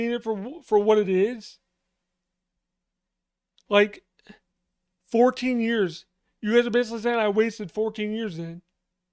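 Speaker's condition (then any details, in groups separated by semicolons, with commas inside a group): Cerebral palsy; severely limiting, no speech therapy; affects voice and enunciation, sometimes mumbled words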